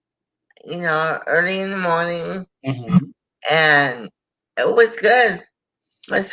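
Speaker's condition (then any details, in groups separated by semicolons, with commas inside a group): Cerebral palsy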